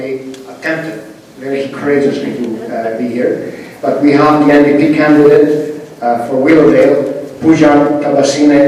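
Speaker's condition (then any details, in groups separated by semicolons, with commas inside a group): No condition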